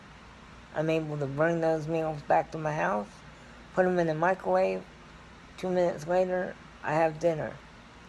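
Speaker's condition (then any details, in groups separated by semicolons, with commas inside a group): Cerebral palsy; scoliosis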